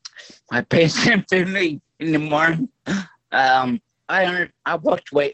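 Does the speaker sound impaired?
Yes: stroke; voice affected.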